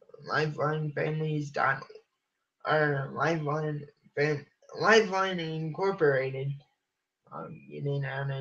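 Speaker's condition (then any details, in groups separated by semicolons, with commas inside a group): Cerebral palsy; from birth, uses wheelchair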